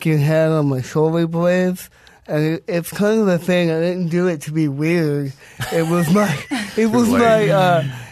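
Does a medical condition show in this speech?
Yes: cerebral palsy; present from birth, doctors doubted guitar playing.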